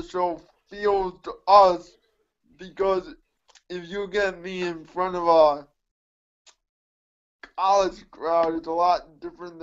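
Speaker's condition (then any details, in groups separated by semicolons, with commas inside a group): Cerebral palsy; mixed quadriplegia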